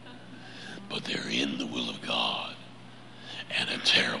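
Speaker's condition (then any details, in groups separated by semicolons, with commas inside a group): Laryngeal cancer; 35 treatments over about seven weeks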